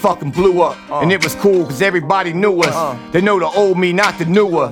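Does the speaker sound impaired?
No.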